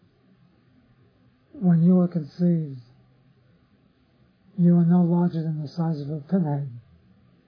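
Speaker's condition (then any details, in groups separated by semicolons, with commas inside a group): Parkinson's disease; others offer remedies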